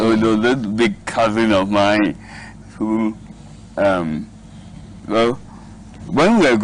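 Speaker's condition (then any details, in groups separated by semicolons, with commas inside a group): Cerebral palsy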